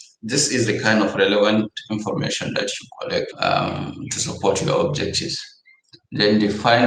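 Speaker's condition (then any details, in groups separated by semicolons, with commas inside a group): No condition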